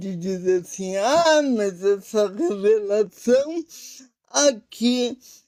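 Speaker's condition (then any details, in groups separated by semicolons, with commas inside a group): Paralysis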